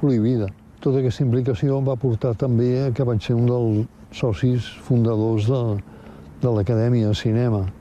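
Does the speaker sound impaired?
Yes: Parkinson's disease; progressive Parkinson's disease, about 15 years by time of death; mild by own account, progressively worsening.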